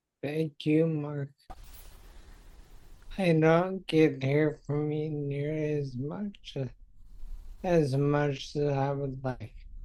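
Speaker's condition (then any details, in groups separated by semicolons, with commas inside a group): Multiple sclerosis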